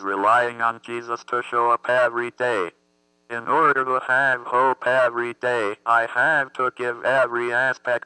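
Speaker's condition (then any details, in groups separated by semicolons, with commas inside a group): Athetoid cerebral palsy; constant muscle movement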